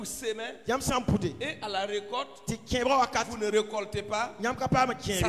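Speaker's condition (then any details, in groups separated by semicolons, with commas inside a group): No condition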